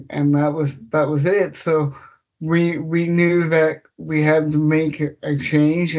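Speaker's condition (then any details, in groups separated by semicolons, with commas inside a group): Cerebral palsy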